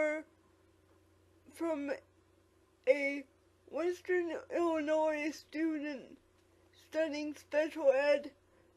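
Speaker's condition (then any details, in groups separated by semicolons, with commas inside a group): Quadriplegic cerebral palsy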